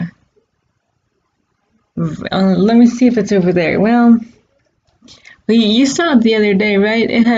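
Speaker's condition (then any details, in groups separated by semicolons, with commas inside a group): Cerebral palsy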